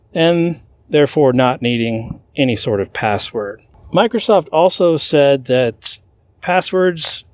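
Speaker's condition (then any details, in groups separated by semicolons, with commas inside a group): No condition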